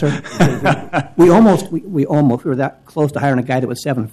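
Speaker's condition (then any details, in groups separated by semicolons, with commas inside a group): No condition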